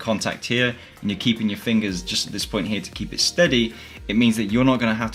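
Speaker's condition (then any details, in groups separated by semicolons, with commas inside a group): No condition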